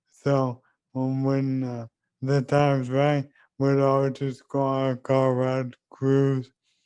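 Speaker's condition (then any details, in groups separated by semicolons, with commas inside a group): ALS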